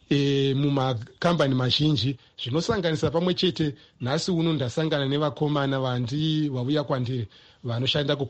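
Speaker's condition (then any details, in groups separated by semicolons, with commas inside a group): No condition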